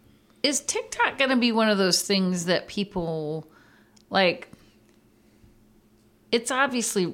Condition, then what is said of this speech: None; typical speech.